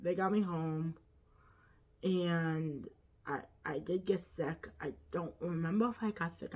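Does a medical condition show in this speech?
Yes: quadriplegic cerebral palsy.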